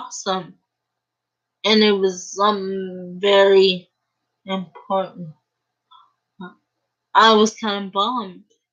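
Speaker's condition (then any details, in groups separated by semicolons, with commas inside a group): Cerebral palsy; uses a wheelchair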